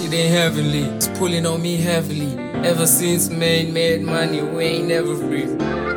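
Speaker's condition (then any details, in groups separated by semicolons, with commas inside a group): No condition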